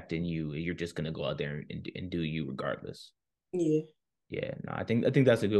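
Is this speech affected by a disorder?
No.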